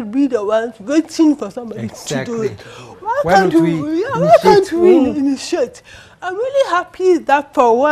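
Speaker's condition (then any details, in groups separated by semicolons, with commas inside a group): Cerebral palsy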